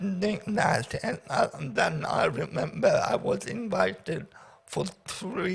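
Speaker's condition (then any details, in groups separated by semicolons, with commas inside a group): Paraplegia with essential tremor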